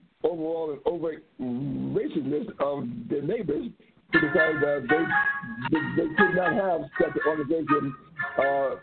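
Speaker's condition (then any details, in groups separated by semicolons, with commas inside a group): Stuttering; stuttering since age 9, school bullying, accepts stuttering; ongoing stutter in adulthood, never stopped; repeated sounds, prolonged sounds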